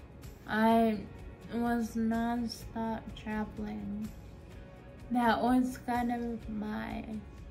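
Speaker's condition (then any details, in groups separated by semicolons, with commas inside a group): Friedreich's ataxia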